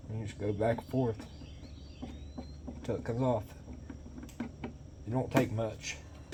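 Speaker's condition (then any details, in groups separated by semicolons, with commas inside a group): No condition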